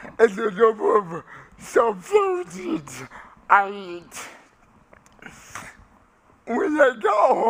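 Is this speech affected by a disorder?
Yes: cerebral palsy.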